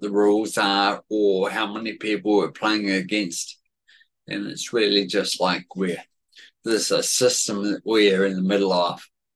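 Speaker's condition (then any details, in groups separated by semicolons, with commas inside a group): Cerebellar atrophy; said to be genetic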